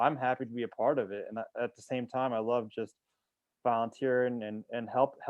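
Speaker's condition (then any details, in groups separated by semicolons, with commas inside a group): No condition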